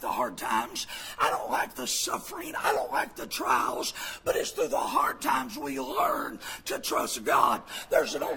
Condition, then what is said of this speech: Vocal cord paralysis. I sound like Kermit the Frog.